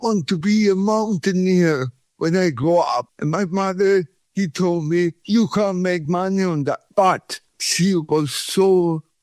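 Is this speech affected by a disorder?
Yes: cerebral palsy; no breathing first 40 minutes at birth.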